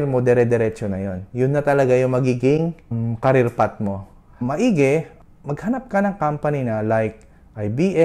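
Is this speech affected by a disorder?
No.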